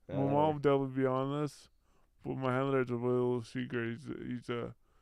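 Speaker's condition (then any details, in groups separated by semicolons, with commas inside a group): Brain injury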